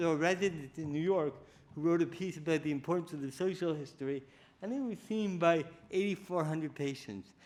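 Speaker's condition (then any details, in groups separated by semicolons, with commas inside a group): Cerebral palsy; diagnosed at age four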